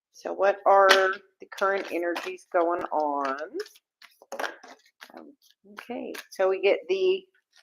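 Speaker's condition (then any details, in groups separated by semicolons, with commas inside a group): No condition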